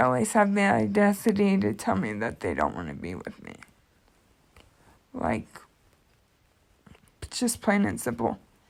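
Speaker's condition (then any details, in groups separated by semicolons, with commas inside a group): Cerebral palsy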